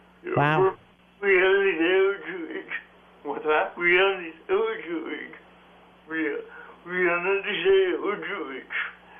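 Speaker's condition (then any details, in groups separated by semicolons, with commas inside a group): Cerebral palsy; birth oxygen deprivation, wheelchair user; strong speech impediment, uses interpreter publicly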